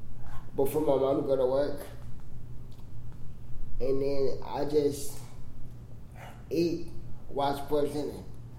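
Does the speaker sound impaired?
Yes: cerebral palsy; congenital.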